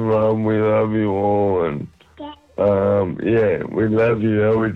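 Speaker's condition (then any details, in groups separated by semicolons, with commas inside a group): MND; motor neurone disease, diagnosed a little over a month ago; symptoms stable, maintained with diet and exercise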